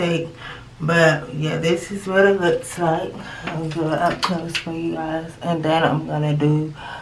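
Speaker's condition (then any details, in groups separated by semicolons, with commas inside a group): Cerebral palsy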